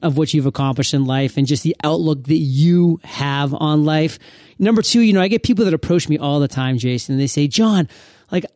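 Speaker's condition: No condition

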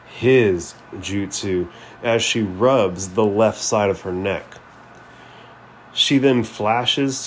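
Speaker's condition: No condition

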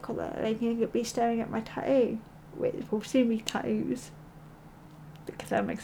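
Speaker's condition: Cerebral palsy

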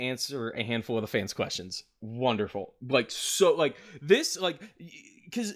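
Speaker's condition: No condition

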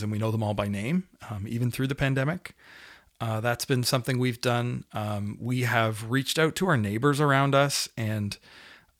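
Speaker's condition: No condition

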